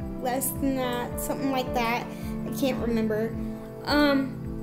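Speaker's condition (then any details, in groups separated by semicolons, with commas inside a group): Cerebral palsy, spastic, severe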